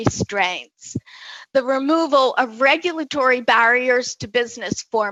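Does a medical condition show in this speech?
No.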